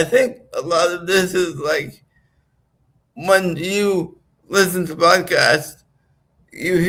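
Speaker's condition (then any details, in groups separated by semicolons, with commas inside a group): Right-sided physical disability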